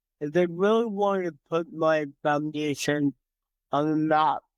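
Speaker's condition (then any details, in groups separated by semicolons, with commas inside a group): Cerebral palsy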